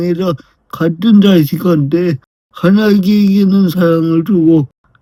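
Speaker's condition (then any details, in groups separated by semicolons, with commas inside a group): Brain lesion disability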